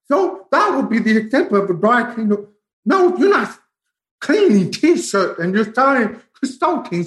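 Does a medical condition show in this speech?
Yes: profound deafness, bilateral, from spinal meningitis; both ears, onset about 18 months old, spinal meningitis destroyed auditory nerve; big headphones, slight residual hearing when loud, closed captioning, cannot hear words spoken.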